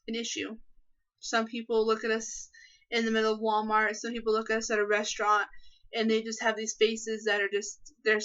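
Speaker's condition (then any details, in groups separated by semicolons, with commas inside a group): No condition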